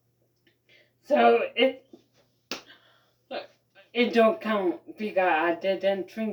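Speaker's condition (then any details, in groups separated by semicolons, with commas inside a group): Mild cerebral palsy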